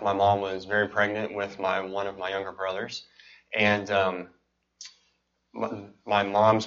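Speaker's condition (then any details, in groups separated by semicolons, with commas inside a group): Cleft palate and cleft lip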